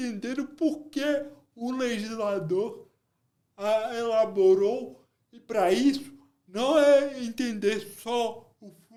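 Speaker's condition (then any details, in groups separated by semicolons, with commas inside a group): Cerebral palsy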